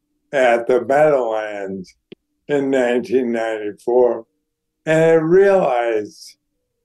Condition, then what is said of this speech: ALS (motor neuron disease). He's helping to raise money for research into the disease with a group he founded called Target ALS, and you will hear that it does affect his voice.